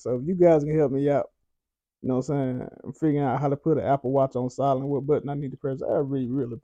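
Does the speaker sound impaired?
No.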